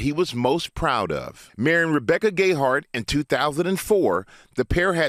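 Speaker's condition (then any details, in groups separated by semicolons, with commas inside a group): No condition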